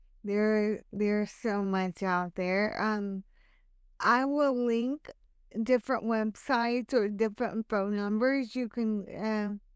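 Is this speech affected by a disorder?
Yes: hemiplegic cerebral palsy.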